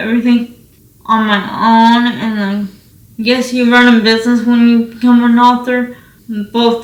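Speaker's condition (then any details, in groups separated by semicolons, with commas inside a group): Cerebral palsy, spastic quadriplegic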